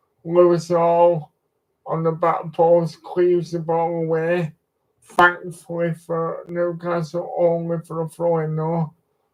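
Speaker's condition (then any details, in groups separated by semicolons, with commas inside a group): Cerebral palsy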